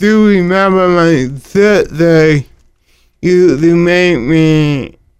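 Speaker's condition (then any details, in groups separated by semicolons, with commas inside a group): Cerebral palsy; cerebral palsy from birth, muscle disorder, walking affected, fine motor hand skills affected, cannot write by hand, childhood therapy partly helped; talking affected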